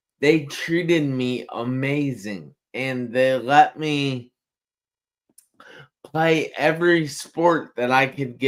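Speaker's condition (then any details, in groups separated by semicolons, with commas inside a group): Traumatic brain injury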